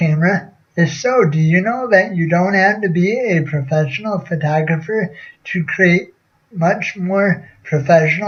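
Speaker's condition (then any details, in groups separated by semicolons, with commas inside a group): Cerebral palsy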